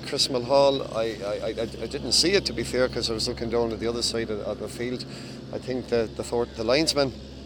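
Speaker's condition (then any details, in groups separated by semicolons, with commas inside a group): No condition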